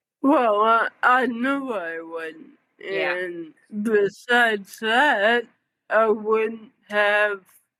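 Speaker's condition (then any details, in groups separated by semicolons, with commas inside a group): Cerebral palsy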